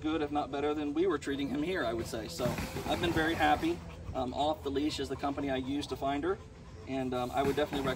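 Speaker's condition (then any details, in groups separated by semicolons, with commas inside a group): No condition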